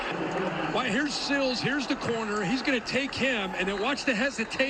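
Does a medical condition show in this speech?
No.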